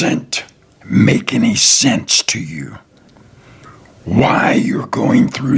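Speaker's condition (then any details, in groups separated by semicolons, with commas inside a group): Throat cancer survivor; throat cancer, half larynx removed, about 10 surgeries, tracheostomy tube; survivor, ill 3 years; speech altered by cancer treatment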